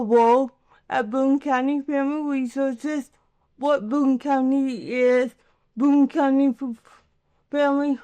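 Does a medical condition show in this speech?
Yes: cerebral palsy.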